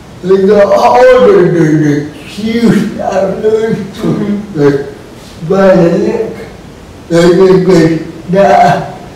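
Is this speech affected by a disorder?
Yes: cerebral palsy.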